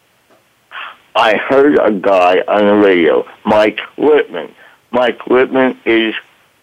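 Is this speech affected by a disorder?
Yes: voice box damage from tracheostomy; medic's trach tube damaged voice box.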